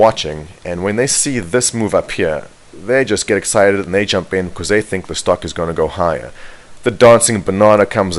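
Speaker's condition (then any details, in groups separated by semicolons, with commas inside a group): No condition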